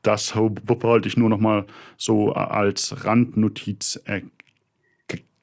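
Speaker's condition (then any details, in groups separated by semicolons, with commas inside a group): Stuttering; choppy, repetitions, blocks, cannot coordinate speech components, body tenses during blocks, throat sometimes hurts, fluent when singing; blocks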